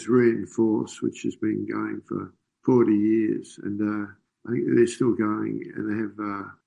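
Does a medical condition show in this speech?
Yes: Parkinson's disease; loss of dopamine-producing substantia nigra.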